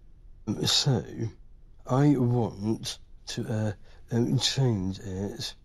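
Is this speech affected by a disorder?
Yes: Down syndrome; three copies of chromosome 21, from birth; told when very young would never read or speak.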